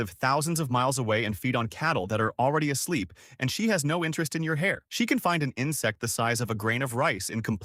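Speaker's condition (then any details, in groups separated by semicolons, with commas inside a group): No condition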